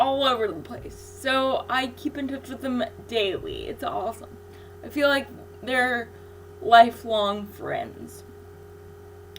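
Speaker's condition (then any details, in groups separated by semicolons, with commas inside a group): Cerebral palsy; infant ventilator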